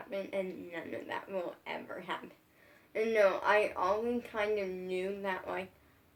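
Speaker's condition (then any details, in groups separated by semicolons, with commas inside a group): Brain injury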